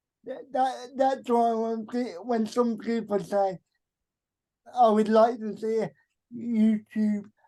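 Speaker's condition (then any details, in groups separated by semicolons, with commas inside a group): Cerebral palsy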